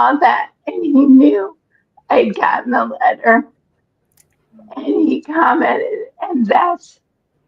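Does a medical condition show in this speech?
Yes: ALS; breathless after exertion.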